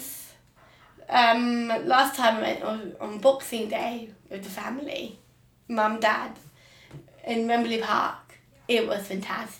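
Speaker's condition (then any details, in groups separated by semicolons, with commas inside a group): Down syndrome; Down syndrome since birth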